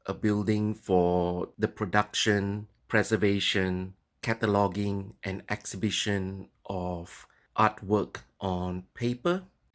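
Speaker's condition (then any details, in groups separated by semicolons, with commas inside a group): No condition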